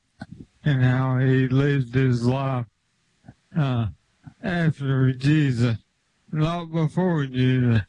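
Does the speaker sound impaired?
Yes: ALS; limb onset, left hand weakness first, spread through left arm, slight right leg symptoms; progressive, diagnosed at Duke after exclusion testing, three neurologists, physical therapy.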